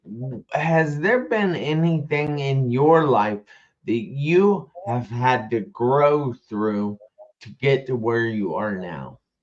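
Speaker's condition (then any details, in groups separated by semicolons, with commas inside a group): Traumatic brain injury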